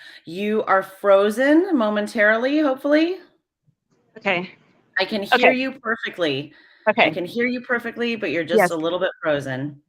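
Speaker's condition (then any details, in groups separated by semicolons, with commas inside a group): No condition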